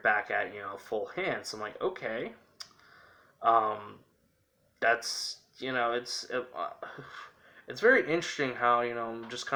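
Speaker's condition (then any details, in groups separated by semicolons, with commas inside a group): No condition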